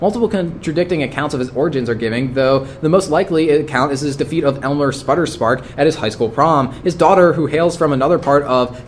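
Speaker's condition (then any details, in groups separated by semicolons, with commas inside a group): No condition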